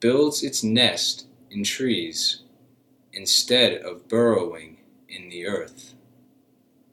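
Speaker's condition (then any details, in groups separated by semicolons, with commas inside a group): No condition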